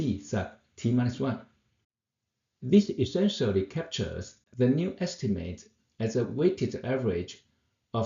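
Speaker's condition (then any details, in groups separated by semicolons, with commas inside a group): No condition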